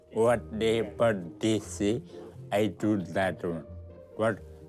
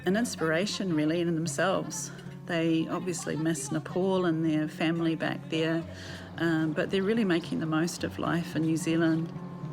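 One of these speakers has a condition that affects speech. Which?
The first: traumatic brain injury; car accident, left leg affected, brace and walker; several years post-injury, 22-day coma, 8 months rehab, ongoing speech therapy; hard to understand, mute 8 months, poor tongue-lip coordination, relearned eating.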